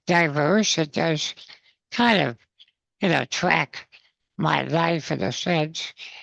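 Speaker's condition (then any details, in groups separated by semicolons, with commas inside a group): Spinal muscular atrophy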